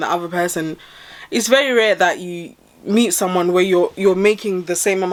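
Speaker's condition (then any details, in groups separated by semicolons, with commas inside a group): No condition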